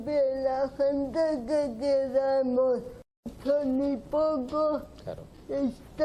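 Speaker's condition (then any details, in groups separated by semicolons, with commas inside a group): Cerebral palsy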